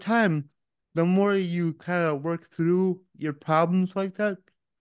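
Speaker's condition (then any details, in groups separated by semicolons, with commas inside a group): Cerebral palsy; physical only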